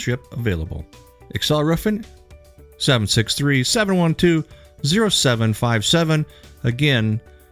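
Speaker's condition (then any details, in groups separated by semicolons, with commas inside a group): No condition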